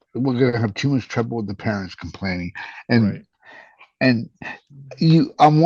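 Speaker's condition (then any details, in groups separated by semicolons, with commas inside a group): Cerebral palsy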